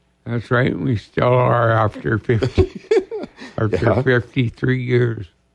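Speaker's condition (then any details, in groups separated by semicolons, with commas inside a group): ALS; diagnosed about two years ago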